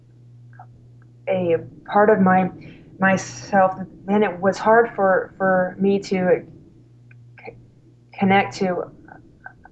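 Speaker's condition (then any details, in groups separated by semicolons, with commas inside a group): Stuttering; severe stuttering at college start, fluency temporarily improved by drinking alcohol, works as school slp; noticeable stuttering that cannot be hidden, more fluent when drinking then; repeated sounds, repeated words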